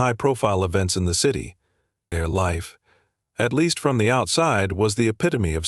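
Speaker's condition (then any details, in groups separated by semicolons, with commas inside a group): No condition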